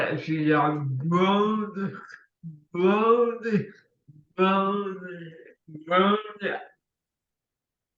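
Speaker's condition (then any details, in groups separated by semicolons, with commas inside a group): Cerebral palsy; speech impediment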